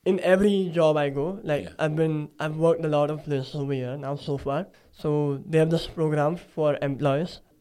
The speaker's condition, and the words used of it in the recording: Cleft palate. Like, I talk from my nasal cavity.